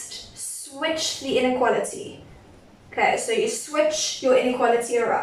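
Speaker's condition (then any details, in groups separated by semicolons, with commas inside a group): No condition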